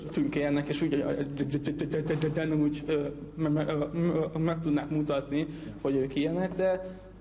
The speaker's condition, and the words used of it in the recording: Stuttering. A most 22 éves fiú csak pár éve vette észre, hogy ha énekel, akkor nem dadog, így jelentkezett az egyik tehetségkutató műsorba.